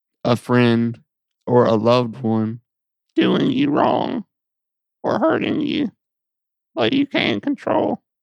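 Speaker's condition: Muscular dystrophy; lack of physical control over body

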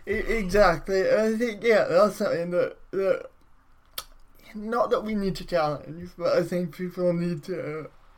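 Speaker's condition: Cerebral palsy; brain damage at or around birth

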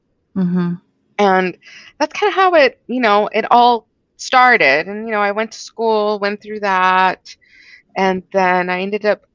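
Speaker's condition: No condition

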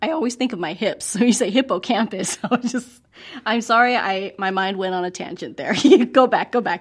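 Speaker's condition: No condition

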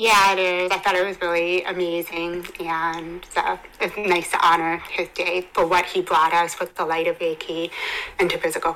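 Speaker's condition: Hearing impairment; bilateral cochlear implants

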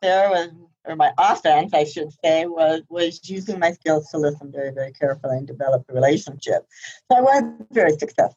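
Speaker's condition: Profound hearing loss, congenital, high-frequency

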